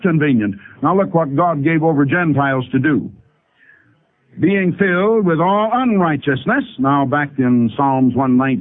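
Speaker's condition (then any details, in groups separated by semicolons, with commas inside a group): No condition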